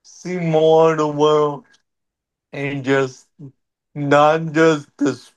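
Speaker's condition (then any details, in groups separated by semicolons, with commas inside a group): Cerebral palsy; wheelchair over the years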